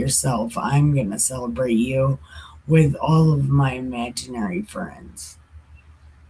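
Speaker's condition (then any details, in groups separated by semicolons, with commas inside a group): Brain injury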